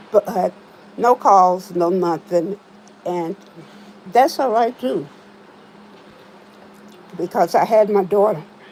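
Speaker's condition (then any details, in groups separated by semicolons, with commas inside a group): Spinal neurosarcoidosis; some trouble speaking after ICU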